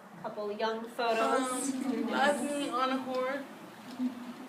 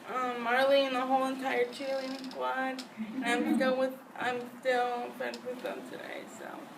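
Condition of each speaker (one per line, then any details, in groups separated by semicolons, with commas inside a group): No condition
Cerebral palsy; spastic quadriplegic, birth complications, wheelchair, baclofen pump; no speech until five, speech therapy, speech heavily affected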